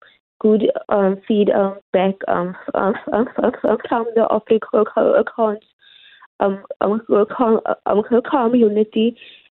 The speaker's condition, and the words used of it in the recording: Stuttering. Yeah, I don't really know how it works, but I'm stuttering all my life, but the moment I start to sing, it's gone.